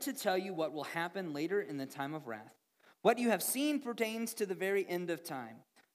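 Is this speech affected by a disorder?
No.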